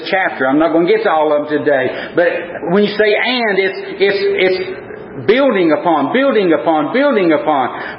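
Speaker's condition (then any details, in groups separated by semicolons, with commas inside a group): No condition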